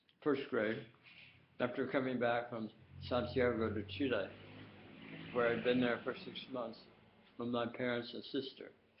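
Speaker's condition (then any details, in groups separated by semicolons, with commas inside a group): Tongue cancer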